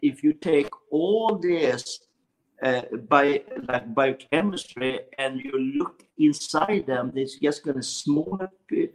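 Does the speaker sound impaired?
Yes: stuttering; childhood onset, stuttered a lot as child, gradually reduced through repeated teaching of growing groups; much reduced, stuttering returns when very tired or overworked; stuttering increases when very tired, never comfortable speaking publicly; here repeated sounds, prolonged sounds.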